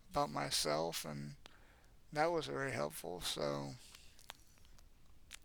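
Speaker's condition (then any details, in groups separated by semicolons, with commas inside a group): Cerebral palsy; has had speech therapy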